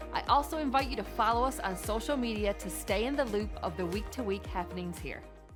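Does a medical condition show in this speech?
No.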